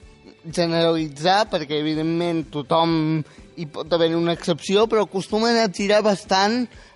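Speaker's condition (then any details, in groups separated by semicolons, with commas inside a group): Spastic quadriplegic cerebral palsy; age 18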